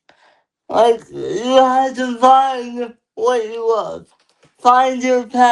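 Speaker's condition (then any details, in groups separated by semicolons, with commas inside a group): Cerebral palsy; lifelong; limited energy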